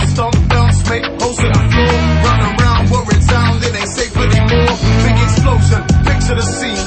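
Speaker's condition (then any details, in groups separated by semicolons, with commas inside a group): No condition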